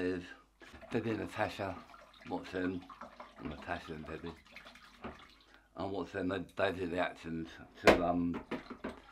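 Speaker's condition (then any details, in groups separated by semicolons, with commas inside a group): Tongue cancer; half tongue removed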